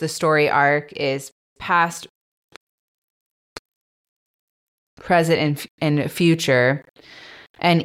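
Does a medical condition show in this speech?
Yes: stuttering; persistent stuttering, not overcome, long hidden out of shame; struggles with stutter every day, stutters openly at work; stutters more under stress and pressure, good at hiding stutter, often passes as fluent; here blocks.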